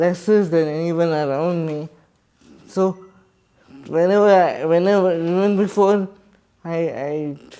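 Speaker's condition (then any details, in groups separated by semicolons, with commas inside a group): Cerebral palsy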